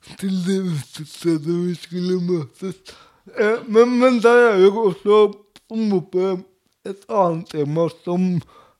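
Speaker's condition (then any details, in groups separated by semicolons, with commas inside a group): Cerebral palsy; often mistaken for being drunk even when sober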